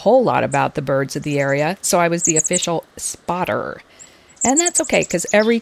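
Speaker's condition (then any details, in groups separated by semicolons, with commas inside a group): No condition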